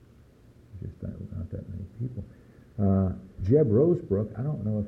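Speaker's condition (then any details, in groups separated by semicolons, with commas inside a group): No condition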